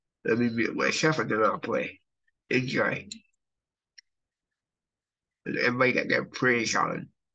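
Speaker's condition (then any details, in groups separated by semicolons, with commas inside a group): Cerebral palsy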